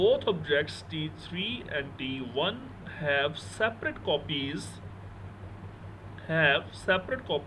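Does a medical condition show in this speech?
No.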